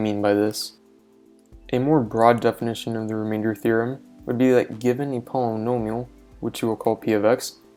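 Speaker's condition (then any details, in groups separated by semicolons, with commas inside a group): No condition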